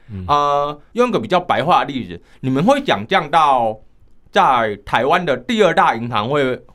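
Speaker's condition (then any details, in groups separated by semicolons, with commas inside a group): Hearing impairment, high-frequency hearing loss, mild; uses hand signals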